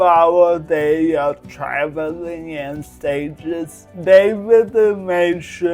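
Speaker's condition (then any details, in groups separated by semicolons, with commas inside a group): Cerebral palsy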